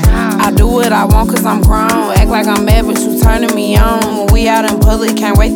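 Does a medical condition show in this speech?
No.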